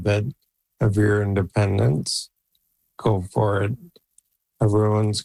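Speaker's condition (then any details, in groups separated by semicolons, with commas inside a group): ALS; began with left leg freezing, age 48, Neuralink N1 implant 3 months, controls computers; voice audibly declining, expects to lose ability to speak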